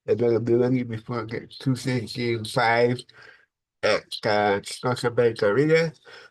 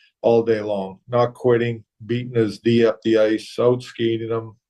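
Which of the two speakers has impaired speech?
The first: cerebral palsy; from birth, affects brain and body muscles.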